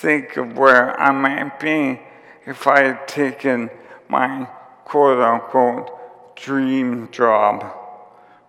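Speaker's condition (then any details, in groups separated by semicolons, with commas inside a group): ALS; onset with tiredness and clumsiness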